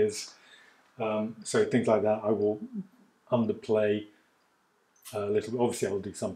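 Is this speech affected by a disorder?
No.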